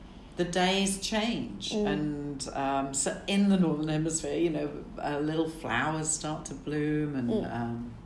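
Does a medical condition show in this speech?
No.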